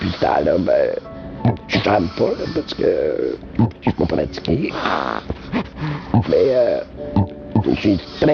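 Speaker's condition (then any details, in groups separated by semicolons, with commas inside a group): Laryngectomy; electrolarynx or voice prosthesis, stoma occluded to speak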